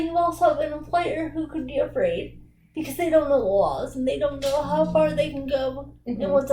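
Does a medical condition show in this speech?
Yes: cerebral palsy; brain damage.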